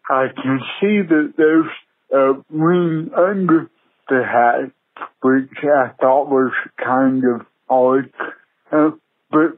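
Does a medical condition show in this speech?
Yes: cerebral palsy; cerebral palsy present from birth, unable to play sports growing up.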